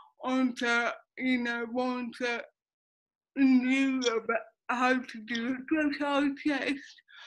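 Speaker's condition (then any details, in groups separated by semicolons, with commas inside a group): Cerebral palsy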